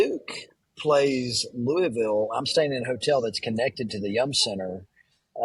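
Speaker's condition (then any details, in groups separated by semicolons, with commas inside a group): No condition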